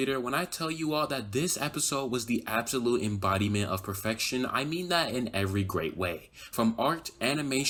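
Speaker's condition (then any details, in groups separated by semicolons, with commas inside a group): No condition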